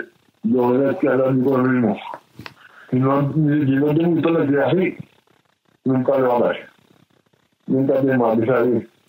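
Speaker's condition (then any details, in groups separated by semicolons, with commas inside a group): Cerebral palsy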